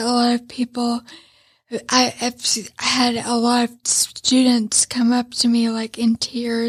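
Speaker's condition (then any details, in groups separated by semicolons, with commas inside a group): Traumatic brain injury; head-on vehicle collision; went through rehab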